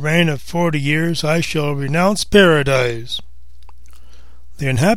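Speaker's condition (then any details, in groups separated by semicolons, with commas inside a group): No condition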